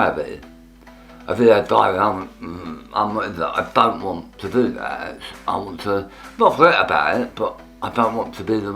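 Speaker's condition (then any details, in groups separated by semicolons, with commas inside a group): Tongue cancer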